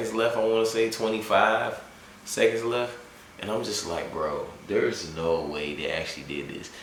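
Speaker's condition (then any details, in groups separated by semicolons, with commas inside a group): No condition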